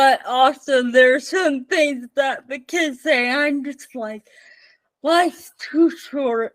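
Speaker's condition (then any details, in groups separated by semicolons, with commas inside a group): Spastic cerebral palsy, mixed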